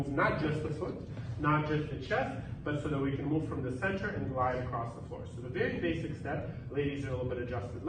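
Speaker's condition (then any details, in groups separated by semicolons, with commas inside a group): No condition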